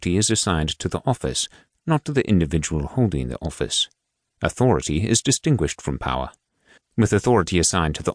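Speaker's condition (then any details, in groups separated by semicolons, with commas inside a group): No condition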